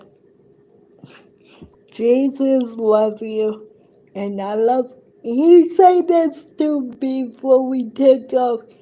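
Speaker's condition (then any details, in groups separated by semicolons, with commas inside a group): Cerebral palsy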